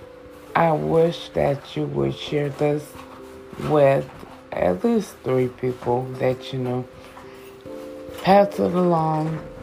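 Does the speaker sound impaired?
Yes: stroke with stutter; stutter now, linked by speaker to not sleeping.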